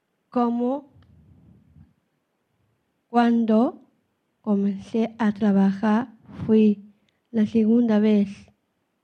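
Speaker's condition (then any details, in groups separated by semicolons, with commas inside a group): Down syndrome; support person Patricia Andrade of Peruvian Down syndrome society present on panel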